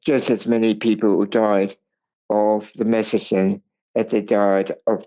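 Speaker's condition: Cerebral palsy; speech impairment

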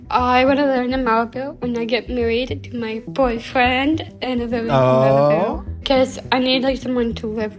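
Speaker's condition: Down syndrome; genetic, third copy of chromosome 21, told of diagnosis at age 7

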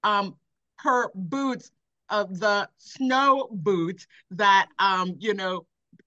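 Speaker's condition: Aphasia after stroke; viewer describes speech as clear

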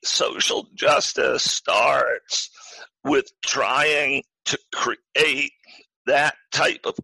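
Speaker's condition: Spasmodic dysphonia; could not use voice at first

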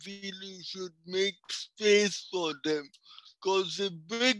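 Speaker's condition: Cerebral palsy; speech and coordination

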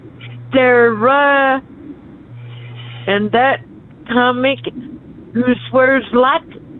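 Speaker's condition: Stroke and Lou Gehrig's disease; ALS (Lou Gehrig's disease), diagnosis took a few years, clear almost 2 years ago, progressing faster, disabled; talks funny since stroke, describes speech as talking cursive

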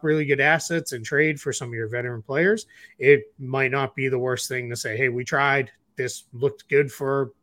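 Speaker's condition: No condition

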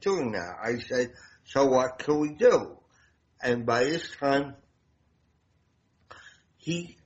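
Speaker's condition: Damaged voice box; voice box damaged by medic during hospital transport after fire rescue

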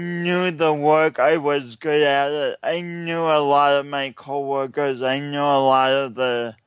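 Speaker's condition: Cerebral palsy; oxygen loss at birth

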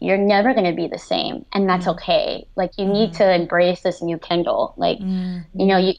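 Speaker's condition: Cleft lip and palate, severe

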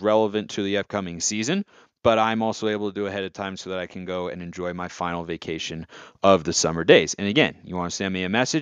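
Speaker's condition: No condition

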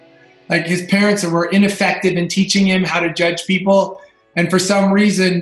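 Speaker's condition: No condition

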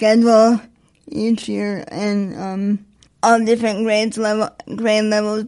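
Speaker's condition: Spastic quadriplegic cerebral palsy, severe; tightness audible in voice, attributed to excitement, able to talk unlike many with severe CP

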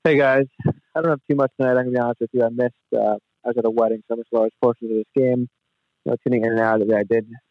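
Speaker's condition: No condition

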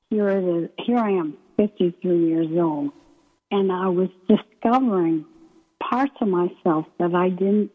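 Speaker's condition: ALS; onset right foot at VA internship in Maine, wheelchair user

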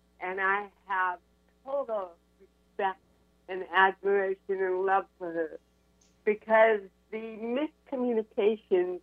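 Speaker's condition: Cerebral palsy; ongoing Botox for chronic pain

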